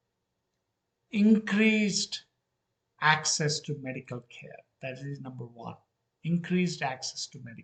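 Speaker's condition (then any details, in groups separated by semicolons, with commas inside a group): No condition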